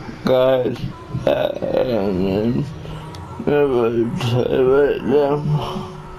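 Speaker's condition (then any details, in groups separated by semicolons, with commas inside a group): Cerebral palsy; one hand affected; atypical speech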